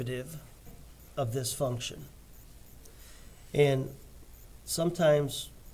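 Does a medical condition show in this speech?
No.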